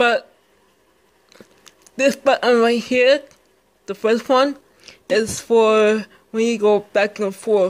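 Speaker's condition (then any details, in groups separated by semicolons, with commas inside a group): Speech impairment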